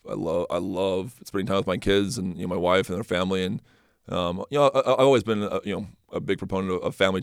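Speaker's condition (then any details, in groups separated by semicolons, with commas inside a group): Stutter; stutters off the cuff, trips over words, can't get a word out, less when prepared and confident; repeated sounds, repeated words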